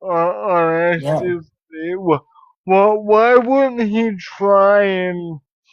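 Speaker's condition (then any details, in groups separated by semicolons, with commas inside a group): Cerebral palsy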